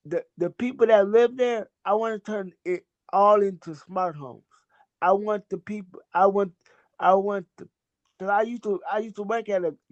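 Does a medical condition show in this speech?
Yes: cerebral palsy.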